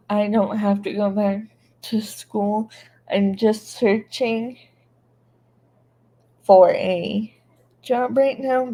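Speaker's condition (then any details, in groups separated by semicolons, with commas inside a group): Cerebral palsy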